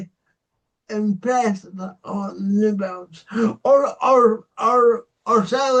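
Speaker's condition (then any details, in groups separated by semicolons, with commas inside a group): Cerebral palsy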